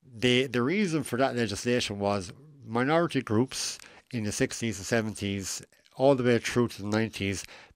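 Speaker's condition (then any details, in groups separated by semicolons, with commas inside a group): Cleft lip and palate; adult, age 41, decades after final surgery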